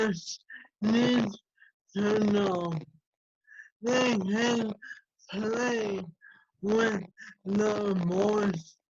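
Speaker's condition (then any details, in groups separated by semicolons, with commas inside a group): ALS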